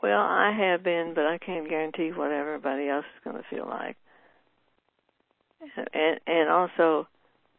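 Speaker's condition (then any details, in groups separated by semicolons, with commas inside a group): Parkinson's disease; voice getting better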